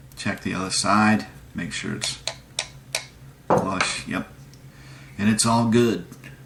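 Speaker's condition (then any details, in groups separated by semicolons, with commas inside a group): No condition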